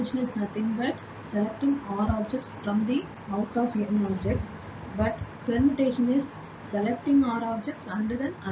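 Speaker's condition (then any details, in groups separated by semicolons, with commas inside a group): No condition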